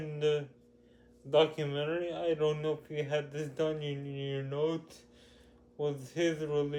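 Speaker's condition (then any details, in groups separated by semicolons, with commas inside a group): Cerebral palsy; with developmental delay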